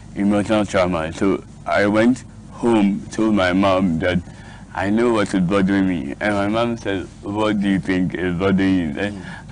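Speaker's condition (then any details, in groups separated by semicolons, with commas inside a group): Cerebral palsy; past speech therapy, speech now quite clear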